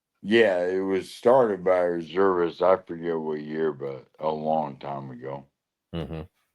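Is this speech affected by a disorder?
Yes: lou Gehrig's disease (ALS).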